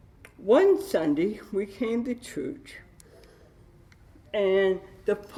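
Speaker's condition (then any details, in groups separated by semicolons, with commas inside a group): Cerebral palsy with dystonia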